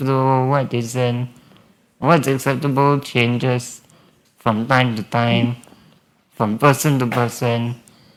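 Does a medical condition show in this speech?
Yes: spinal muscular atrophy.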